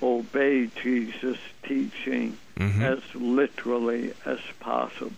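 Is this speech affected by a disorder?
Yes: ALS; ALS diagnosed 2001, limb onset, muscle twitches and hand weakness at onset.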